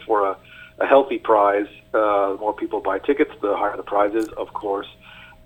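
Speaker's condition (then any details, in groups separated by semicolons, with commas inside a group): No condition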